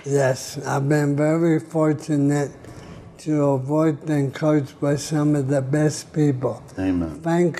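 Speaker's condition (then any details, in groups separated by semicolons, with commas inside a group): ALS (Lou Gehrig's disease)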